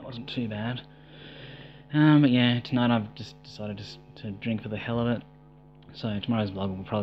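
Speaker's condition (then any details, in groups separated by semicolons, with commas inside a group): No condition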